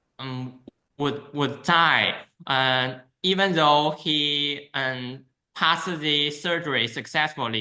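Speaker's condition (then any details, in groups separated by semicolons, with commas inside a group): No condition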